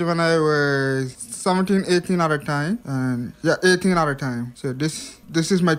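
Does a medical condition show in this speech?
Yes: hearing impairment; past speech impediment, ongoing hearing loss; speech impediment overcome through much speech practice and focused listening.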